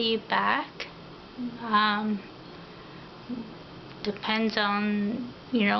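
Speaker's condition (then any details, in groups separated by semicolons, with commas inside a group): Ataxia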